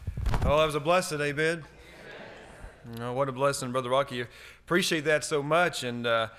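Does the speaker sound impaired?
No.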